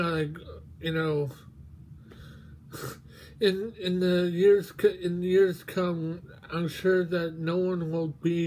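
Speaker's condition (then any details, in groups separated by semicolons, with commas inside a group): Mobius syndrome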